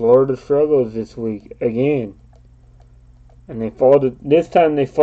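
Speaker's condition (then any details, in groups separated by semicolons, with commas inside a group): Cerebral palsy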